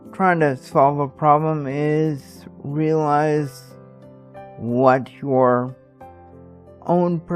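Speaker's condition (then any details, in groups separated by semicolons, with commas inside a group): Cerebral palsy; stiff muscles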